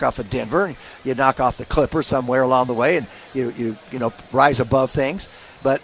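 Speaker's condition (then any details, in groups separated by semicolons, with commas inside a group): No condition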